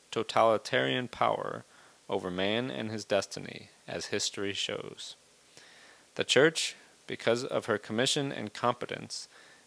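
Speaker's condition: No condition

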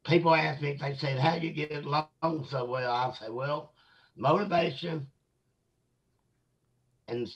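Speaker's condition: Mosaic Down syndrome; age 56

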